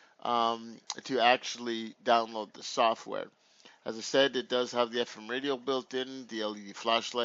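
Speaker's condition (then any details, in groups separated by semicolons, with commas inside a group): No condition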